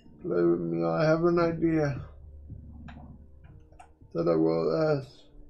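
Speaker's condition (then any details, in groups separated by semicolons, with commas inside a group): Quadriplegic cerebral palsy; uses one hand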